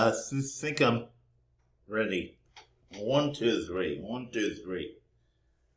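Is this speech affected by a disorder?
Yes: cerebral palsy; speech may sound drunk.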